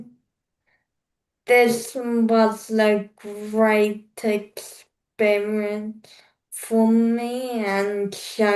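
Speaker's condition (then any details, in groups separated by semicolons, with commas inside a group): Cerebral palsy; slower speaking pace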